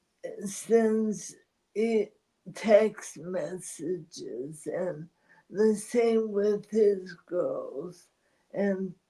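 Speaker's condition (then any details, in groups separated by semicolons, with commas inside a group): ALS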